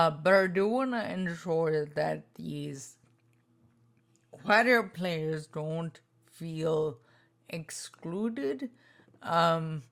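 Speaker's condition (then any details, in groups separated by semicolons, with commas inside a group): Spinocerebellar ataxia type 2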